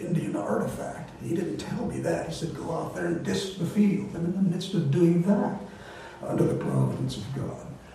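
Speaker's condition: Voice disorder; not contagious

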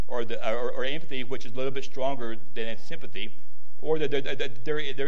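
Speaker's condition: Stuttering; stutter as usual way of talking, recent neck surgery; worse when unwell, mistaken for stroke by Life Squad paramedics; repeated sounds, prolonged sounds

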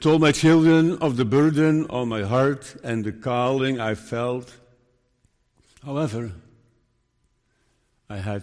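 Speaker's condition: Parkinson's disease; very slow progression per neurologist

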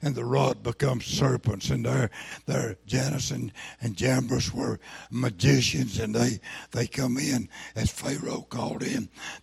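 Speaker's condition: Throat cancer, lost vocal cord

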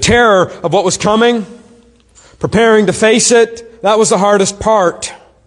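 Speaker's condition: No condition

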